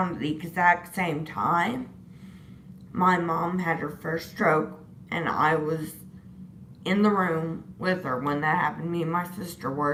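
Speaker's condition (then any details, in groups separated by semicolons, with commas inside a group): Disability causing slurred speech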